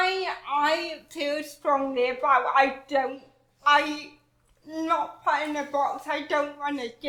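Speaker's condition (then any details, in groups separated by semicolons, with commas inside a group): Cerebral palsy; talks differently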